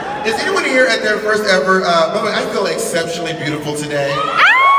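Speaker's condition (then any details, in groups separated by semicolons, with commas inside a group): No condition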